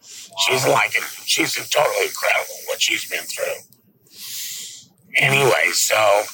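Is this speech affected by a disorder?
Yes: laryngectomy; esophageal speech, presses on neck daily to talk, rattles esophagus like vocal cords.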